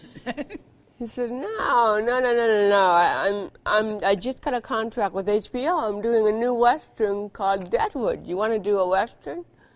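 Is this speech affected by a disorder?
Yes: cerebral palsy.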